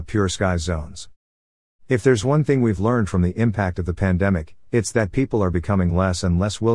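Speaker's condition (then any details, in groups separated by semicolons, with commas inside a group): No condition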